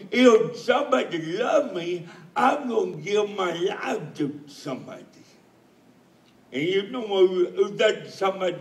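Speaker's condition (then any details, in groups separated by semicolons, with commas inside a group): Cerebral palsy; speech still sounds atypical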